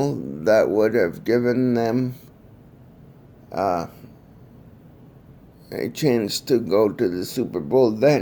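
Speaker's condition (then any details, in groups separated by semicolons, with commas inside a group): Cerebral palsy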